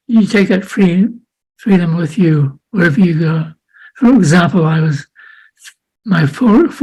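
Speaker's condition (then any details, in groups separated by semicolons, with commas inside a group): Parkinson's disease; unsteady walking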